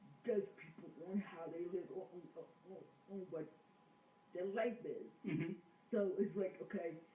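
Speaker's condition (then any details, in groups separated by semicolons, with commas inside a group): Cerebral palsy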